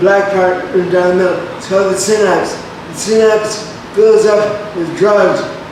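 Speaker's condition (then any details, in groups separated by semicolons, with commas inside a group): Brain injury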